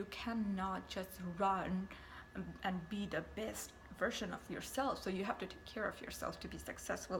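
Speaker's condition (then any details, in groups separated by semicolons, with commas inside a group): No condition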